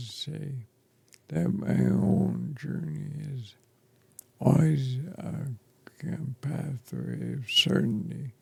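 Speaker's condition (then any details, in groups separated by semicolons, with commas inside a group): ALS; affects chest and throat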